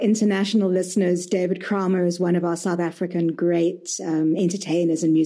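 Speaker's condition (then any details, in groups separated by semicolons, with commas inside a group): No condition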